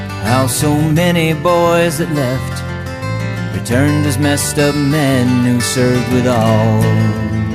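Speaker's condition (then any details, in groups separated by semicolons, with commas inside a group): No condition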